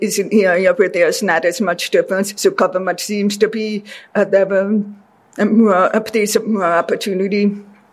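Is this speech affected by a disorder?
Yes: deafness; deaf since childhood, teachers asked not to talk facing blackboard; speech therapy with Mindy Kobomis most of life, learning to talk, hear, pronounce words.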